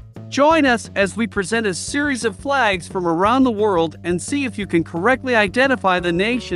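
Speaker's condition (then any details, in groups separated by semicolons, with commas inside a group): No condition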